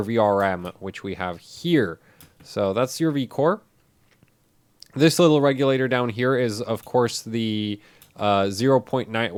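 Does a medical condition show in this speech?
No.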